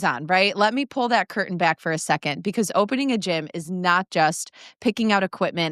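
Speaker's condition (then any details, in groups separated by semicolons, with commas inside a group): No condition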